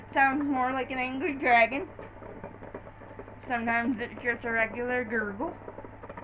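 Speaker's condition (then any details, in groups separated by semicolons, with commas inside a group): Cerebral palsy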